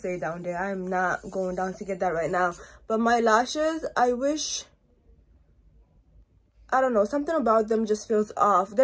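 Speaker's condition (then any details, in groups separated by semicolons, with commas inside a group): No condition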